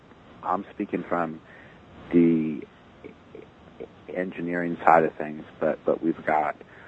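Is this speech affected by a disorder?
Yes: stuttering; lifelong stuttering; stutters openly, including at work, mostly not avoiding stuttering; here repeated words, blocks.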